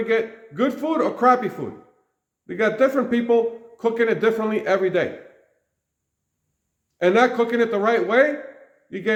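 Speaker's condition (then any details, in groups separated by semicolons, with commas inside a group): No condition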